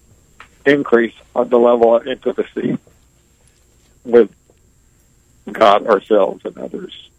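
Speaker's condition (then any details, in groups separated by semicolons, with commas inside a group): ALS; progressive disease, diagnosed nearly 20 years ago; breathes through ventilator; able to speak and communicate clearly, communicating takes more time due to ventilator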